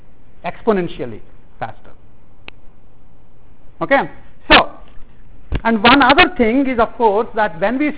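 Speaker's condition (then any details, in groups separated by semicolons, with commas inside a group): No condition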